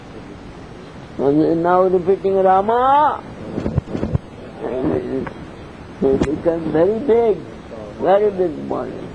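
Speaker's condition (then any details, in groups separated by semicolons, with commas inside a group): Deafness; cannot hear audience questions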